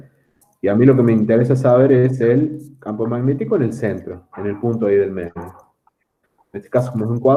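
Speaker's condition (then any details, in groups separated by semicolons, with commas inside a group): No condition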